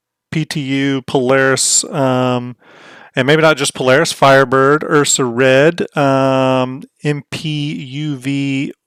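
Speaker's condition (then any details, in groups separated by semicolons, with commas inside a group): No condition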